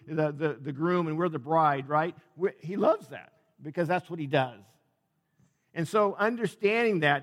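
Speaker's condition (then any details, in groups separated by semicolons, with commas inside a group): No condition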